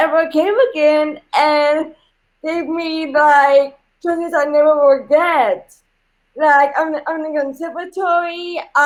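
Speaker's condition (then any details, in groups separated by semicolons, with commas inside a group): Cerebral palsy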